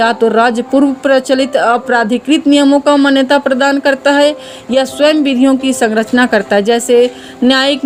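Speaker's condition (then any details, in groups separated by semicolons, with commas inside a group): No condition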